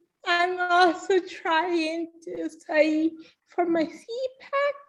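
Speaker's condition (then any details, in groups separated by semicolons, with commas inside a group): Cerebral palsy; affects hand, hand tremor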